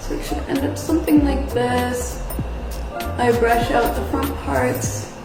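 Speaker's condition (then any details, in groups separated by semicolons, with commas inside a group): No condition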